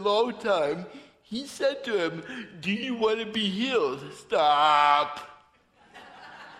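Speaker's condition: Torsion dystonia; voice cannot be controlled

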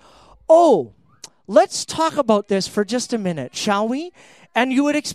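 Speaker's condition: No condition

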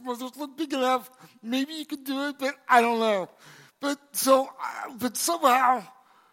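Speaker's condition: Cerebral palsy; congenital

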